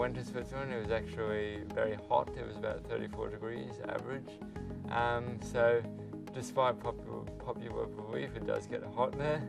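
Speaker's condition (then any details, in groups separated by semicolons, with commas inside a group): Cerebral palsy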